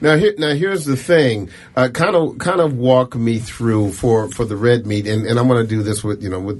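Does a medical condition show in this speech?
No.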